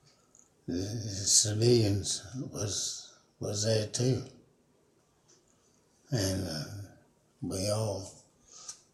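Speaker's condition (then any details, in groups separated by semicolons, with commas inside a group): Parkinson's; about 5 years since onset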